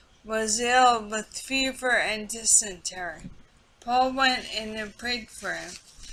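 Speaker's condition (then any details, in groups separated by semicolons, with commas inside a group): Multiple sclerosis; speech affected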